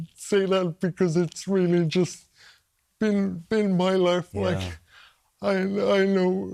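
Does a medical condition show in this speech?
Yes: cerebral palsy; quadriplegic cerebral palsy.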